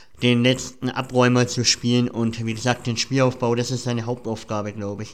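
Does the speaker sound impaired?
Yes: cleft palate; cleft palate present since childhood, speech impediment.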